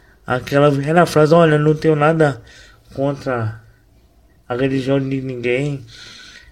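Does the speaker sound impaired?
Yes: cerebral palsy, mild; voice mildly affected, occasional voice breaks.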